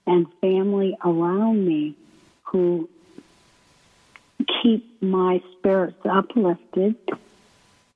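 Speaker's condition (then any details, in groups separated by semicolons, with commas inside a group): ALS; symptoms within month of VA pre-doctoral internship, diagnosed after year of testing, wheelchair user; about two years since diagnosis, progressed, can no longer scoot across, uses Beasy transfer board; weak breathing muscles, hard to breathe and speak, may sound weak or unclear, paces speech, pauses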